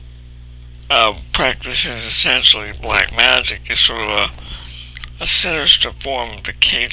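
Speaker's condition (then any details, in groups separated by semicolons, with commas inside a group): Cerebral palsy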